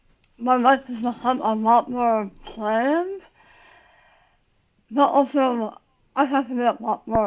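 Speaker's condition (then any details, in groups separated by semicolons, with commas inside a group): Tongue cancer surgery; most of tongue removed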